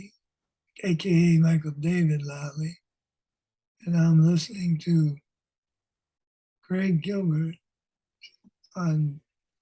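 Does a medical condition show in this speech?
Yes: Parkinson's disease.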